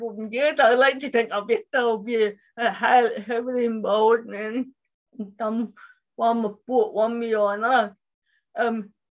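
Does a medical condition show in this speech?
Yes: cerebral palsy; left side affected, walking and dexterity difficulties, profoundly deaf, tightens easily, riding for disabled 15 years; speech impairment.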